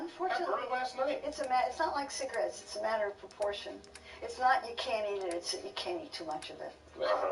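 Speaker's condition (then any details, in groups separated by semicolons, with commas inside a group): No condition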